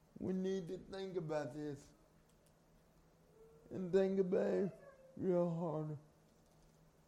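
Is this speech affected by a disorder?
Yes: cerebral palsy; carried everywhere by parents.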